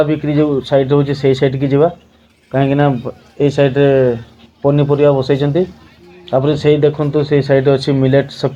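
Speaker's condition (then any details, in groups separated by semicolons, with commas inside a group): No condition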